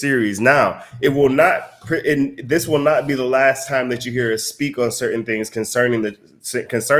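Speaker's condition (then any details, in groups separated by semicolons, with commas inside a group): No condition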